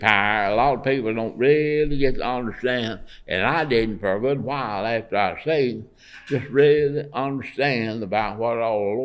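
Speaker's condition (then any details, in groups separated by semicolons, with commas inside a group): Parkinson's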